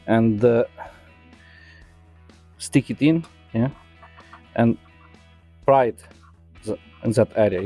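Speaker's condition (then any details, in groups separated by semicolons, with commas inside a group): No condition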